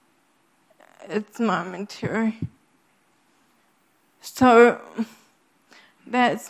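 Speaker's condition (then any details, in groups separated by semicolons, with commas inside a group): Friedreich's ataxia; progressive, kept getting worse, many things can no longer do, life-limiting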